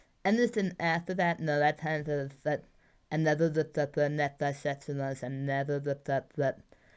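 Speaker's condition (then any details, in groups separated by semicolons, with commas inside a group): Tongue cancer surgery; tongue cancer twice, flap surgery, neck dissection, no tongue tip; post surgery, chemo, immunotherapy, radiation, tongue tethered, oral prosthesis; speech greatly impaired, improved with exercises, tongue barely moves, swallowing rehab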